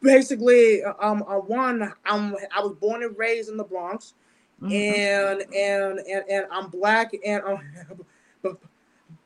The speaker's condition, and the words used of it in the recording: Stuttering. Sometimes living in the spectrum is a little bit hard to socialize with people, and the reason why I find it a little bit challenging to hang around people is because number one, I have like a low little speech impediment that I had since I was like, oh, I'm 10 years old.